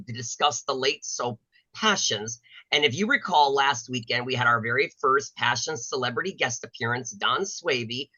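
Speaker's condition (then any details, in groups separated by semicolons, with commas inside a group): No condition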